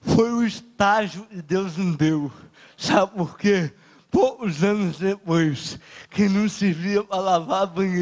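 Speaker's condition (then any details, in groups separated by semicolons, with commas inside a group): Cerebral palsy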